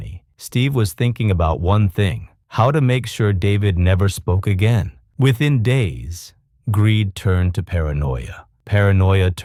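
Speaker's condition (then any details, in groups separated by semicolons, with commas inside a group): No condition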